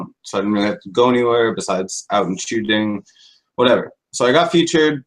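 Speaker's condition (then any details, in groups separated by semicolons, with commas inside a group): No condition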